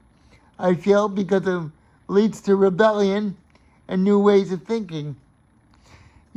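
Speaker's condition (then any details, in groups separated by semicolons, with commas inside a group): Cerebral palsy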